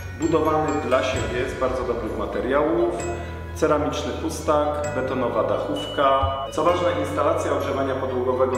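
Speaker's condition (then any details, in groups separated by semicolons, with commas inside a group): No condition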